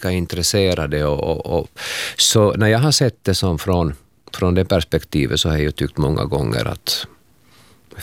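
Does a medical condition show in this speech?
No.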